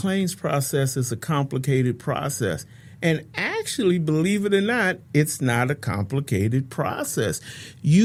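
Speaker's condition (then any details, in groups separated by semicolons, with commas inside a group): No condition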